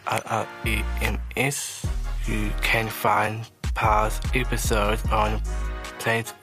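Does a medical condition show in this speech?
Yes: Down syndrome; age 21.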